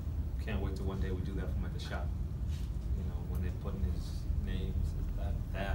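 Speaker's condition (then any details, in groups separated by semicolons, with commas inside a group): No condition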